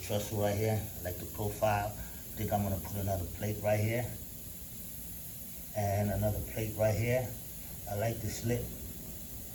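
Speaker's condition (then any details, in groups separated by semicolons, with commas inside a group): No condition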